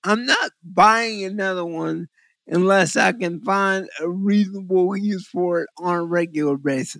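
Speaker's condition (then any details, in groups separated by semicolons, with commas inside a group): Cerebral palsy; trouble focusing with VR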